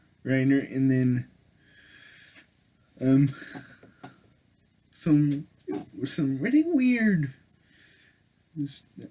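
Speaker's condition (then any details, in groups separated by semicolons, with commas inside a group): Cerebral palsy; affects all muscles; able to speak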